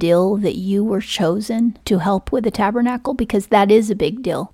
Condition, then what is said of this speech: None; typical speech.